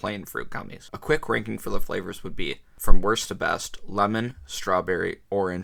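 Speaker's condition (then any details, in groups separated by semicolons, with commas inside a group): No condition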